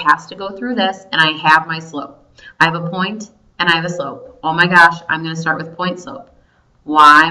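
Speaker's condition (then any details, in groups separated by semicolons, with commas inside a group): No condition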